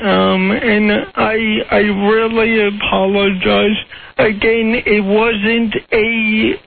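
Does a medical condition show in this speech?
Yes: cerebral palsy; speech impediment noted by audience member, voice sounds typical of cerebral palsy to hosts.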